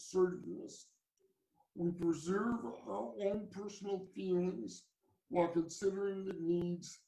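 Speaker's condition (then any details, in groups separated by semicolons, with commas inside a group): Cerebral palsy; from birth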